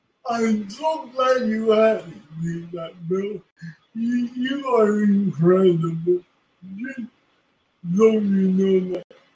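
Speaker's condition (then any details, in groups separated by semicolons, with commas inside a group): Cerebral palsy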